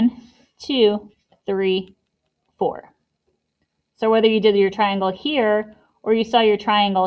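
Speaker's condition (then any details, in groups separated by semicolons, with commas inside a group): No condition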